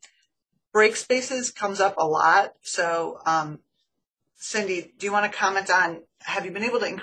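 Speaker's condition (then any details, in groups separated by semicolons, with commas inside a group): No condition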